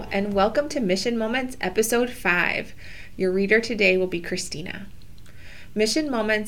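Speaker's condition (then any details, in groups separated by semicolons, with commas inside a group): No condition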